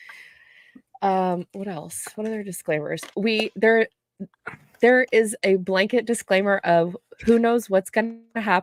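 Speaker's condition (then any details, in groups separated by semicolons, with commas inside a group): No condition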